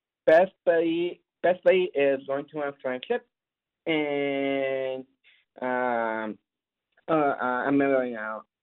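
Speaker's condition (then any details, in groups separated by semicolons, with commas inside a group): Down syndrome; lives independently, describes self as very capable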